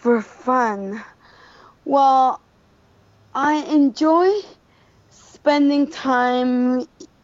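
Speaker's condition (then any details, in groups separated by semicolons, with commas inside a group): Stuttering; developmental stutter since starting to talk, childhood speech therapy with speech pathologist Lisa Avery; stuttering audible during interview, finds stuttering exhausting; stutters more with opposite sex, therapy taught slower blended speech, cannot sustain it in job interviews; repeated sounds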